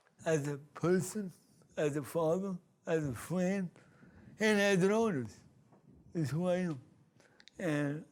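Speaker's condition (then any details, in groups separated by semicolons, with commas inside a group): Cerebral palsy; present since birth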